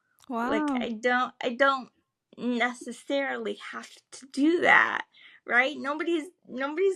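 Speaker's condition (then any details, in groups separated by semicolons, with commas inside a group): Cerebral palsy; spastic legs, premature birth breathing problems; able to speak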